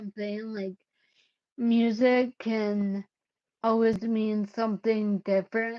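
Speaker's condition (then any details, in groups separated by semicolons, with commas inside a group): Cerebellar ataxia; caused by brain bleed, unsteady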